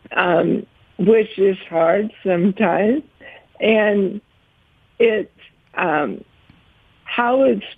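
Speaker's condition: ALS; ALS at 47 after a year of running into walls, no use of hands, arms, legs; about 7 years since diagnosis, slow progressor, types with eyes on computer; tongue affected, speaks more slowly than before, worried about voice, held up over 15 minutes

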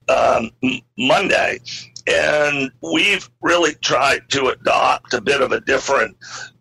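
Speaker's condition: Spasmodic dysphonia; limited speaking to protect voice

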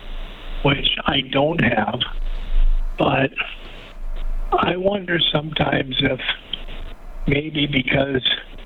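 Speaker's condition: ALS; right arm twitching onset, spread to all limbs, three years before diagnosis, not bulbar; breathing affected, speech slightly affected

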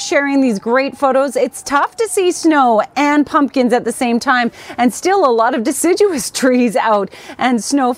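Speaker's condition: No condition

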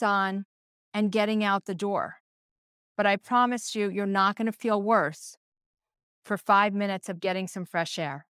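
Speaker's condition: No condition

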